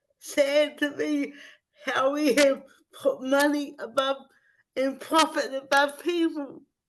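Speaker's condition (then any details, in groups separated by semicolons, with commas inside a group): Spastic cerebral palsy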